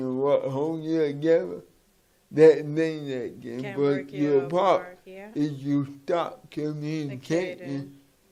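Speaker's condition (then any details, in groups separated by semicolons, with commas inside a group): Cerebral palsy; from birth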